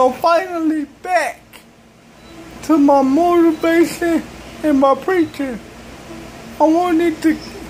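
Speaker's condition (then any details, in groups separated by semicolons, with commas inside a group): Cerebral palsy; speech hard to understand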